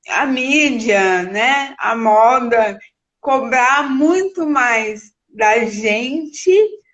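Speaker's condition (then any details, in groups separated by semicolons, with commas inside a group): Cerebral palsy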